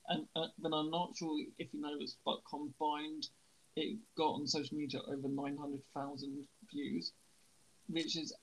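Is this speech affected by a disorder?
Yes: stammer; stammer since first word, worsened during a year without socialising; stammering moments unpredictable; here repeated sounds, blocks.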